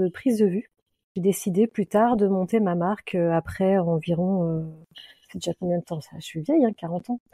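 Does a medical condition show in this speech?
No.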